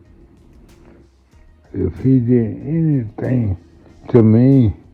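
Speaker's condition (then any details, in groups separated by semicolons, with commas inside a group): Multiple sclerosis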